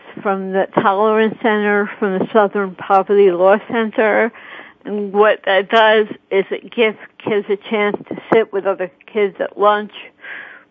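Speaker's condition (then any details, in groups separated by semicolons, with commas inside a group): Cerebral palsy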